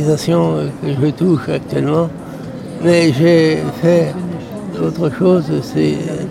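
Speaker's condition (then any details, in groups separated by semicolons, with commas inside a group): Parkinson's disease; pesticide exposure over 27 years at Coralis Cooperative, skin and inhalation, weakened bones, pronounced stooped posture; no teeth left due to bone weakening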